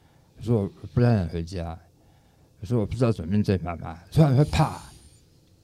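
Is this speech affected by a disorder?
Yes: tongue cancer, stage 4 tongue cancer and parotid cancer; daily pronunciation practice after recovery, now speaks clearly, called a miracle by others.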